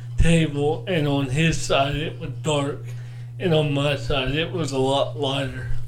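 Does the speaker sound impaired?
Yes: cerebral palsy; born not breathing.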